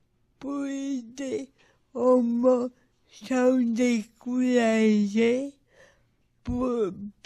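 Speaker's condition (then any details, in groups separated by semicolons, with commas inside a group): Cerebral palsy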